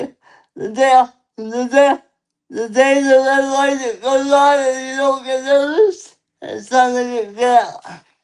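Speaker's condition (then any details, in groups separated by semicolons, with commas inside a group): Cerebral palsy; lifelong; limited energy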